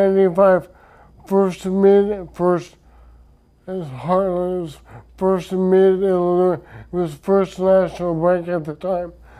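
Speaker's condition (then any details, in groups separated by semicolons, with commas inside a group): Traumatic brain injury; speech affected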